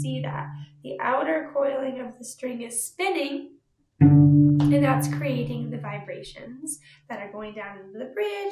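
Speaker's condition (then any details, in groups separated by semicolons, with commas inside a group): No condition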